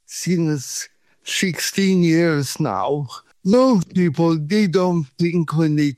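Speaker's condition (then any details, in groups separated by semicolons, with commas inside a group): Cerebral palsy; body shaking 40 years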